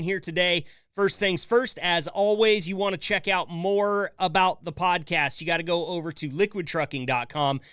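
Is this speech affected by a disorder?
No.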